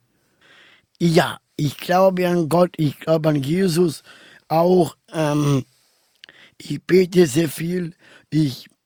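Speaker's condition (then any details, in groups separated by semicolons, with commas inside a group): Down syndrome; trisomy 21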